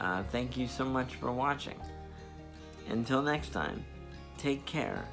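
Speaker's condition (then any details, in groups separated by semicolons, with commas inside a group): Spastic diplegia cerebral palsy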